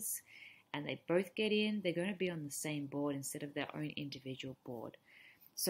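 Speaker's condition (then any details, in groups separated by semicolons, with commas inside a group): No condition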